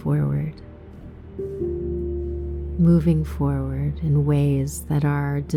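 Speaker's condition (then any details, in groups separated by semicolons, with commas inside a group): No condition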